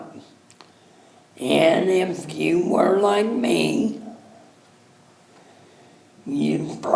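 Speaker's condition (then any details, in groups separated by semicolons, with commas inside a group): Cerebral palsy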